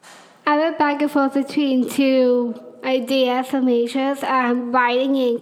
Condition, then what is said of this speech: Down syndrome. Just the way I like speak or talk to somebody might seem weird, kind of.